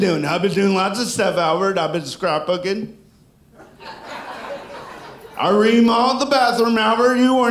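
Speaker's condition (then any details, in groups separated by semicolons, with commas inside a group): Cerebral palsy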